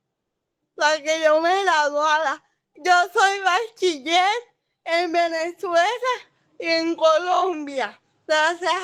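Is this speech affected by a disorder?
Yes: cerebral palsy; from birth, birth complications, legs and arms affected.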